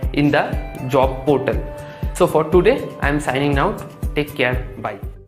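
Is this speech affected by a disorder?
No.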